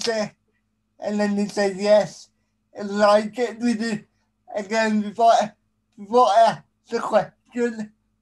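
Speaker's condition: Spastic quadriplegic cerebral palsy

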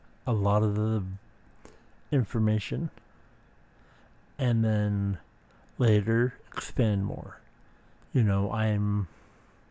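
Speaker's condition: Speech impediment

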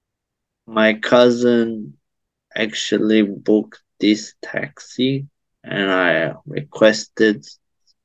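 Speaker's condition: Cerebral palsy

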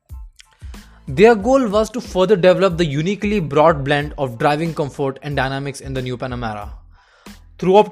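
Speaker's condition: No condition

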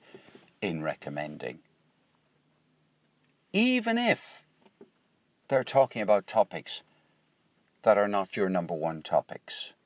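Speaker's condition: No condition

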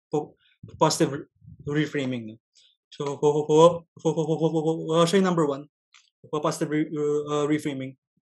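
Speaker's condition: Stuttering; stutter since early childhood, noticed on entering grade school; broken, choppy non-fluent speech, dreads answering strangers like jeepney drivers, public communication affected; repeated sounds

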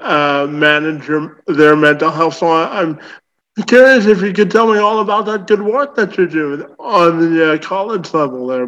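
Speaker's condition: Spastic quadriplegia cerebral palsy; legs affected

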